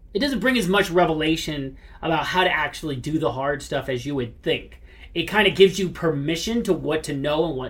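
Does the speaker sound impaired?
No.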